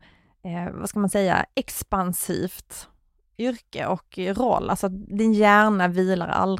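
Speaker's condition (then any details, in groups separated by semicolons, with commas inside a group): No condition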